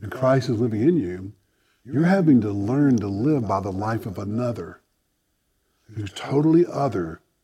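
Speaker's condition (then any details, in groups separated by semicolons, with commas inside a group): No condition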